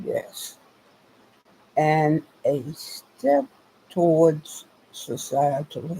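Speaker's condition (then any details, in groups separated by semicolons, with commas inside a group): Spinal neurosarcoidosis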